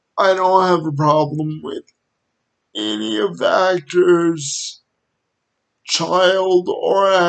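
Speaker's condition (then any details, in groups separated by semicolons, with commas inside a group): Cerebral palsy; wheelchair, needs transfer help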